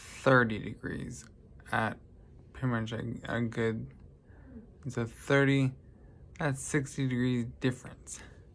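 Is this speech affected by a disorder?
Yes: traumatic brain injury.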